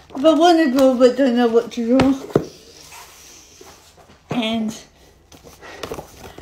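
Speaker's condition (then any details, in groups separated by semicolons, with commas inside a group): Cerebral palsy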